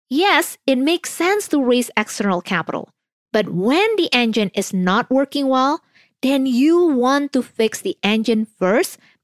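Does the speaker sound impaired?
No.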